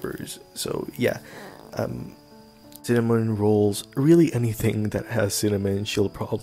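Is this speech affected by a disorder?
No.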